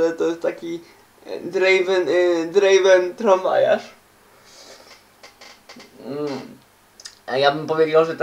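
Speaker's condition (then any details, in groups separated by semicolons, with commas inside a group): Cerebral palsy; uses wheelchair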